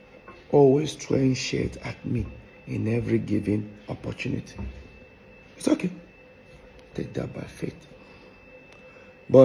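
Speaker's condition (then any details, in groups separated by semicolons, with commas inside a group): No condition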